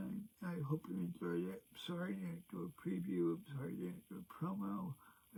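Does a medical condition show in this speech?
Yes: cerebral palsy; present since birth.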